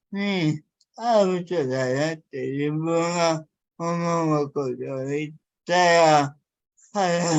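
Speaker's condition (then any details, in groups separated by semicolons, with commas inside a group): Cerebral palsy; severe, uses a wheelchair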